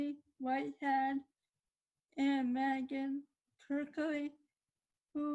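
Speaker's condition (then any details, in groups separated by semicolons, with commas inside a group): Cerebral palsy; processing disorder, hard to follow fast talkers; surgery two years ago, physical therapy ten years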